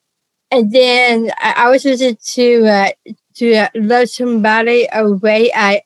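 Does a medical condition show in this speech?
Yes: Down syndrome; congenital, sleep apnea now in remission, no longer uses CPAP mask.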